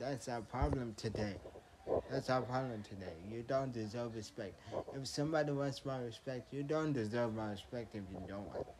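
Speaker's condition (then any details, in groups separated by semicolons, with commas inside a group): Traumatic brain injury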